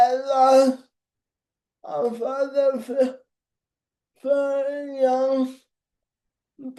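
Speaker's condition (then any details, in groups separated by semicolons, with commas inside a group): Cerebral palsy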